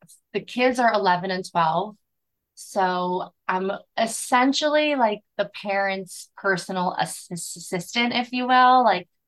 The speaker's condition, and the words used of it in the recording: Stuttering. I went in there and at the interview, and I was talking to the mom, and I was speaking fluently.